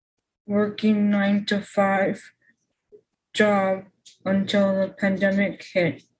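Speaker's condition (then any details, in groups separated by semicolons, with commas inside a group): Aphasia; lost speech suddenly on waking for about five months, writing skills also declined, used whiteboard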